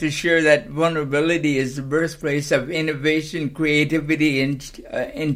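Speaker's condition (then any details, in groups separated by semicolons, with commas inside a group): Cerebral palsy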